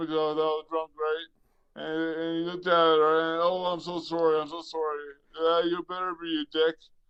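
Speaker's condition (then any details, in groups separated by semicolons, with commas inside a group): Traumatic brain injury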